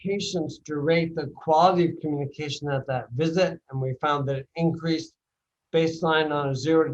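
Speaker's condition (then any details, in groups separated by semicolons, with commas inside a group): Bulbar onset ALS, mild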